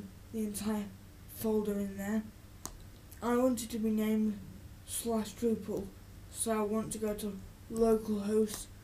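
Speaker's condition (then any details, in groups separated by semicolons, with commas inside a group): Cerebral palsy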